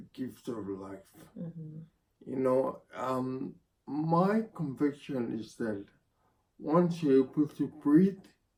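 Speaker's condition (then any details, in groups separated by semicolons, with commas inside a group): Spinocerebellar ataxia (sca7)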